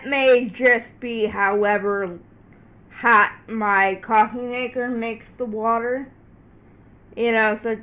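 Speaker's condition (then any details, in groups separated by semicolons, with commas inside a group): Cerebral palsy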